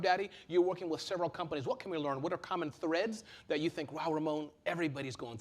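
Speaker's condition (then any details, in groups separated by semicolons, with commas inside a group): No condition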